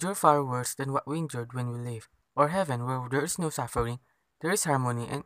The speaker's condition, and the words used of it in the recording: None; typical speech.